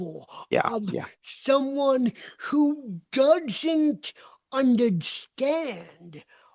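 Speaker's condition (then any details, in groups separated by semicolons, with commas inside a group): Cerebral palsy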